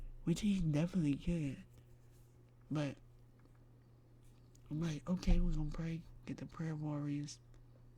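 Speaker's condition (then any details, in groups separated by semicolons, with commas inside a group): Myasthenia gravis; major emergency surgery, no cure; lungs collapsed while hospitalized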